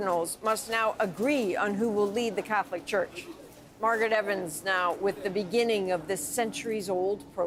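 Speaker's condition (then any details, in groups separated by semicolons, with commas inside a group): No condition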